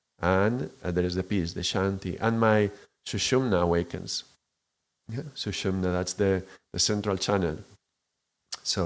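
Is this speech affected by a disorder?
No.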